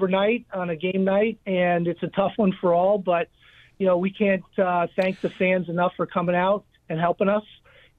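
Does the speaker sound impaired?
No.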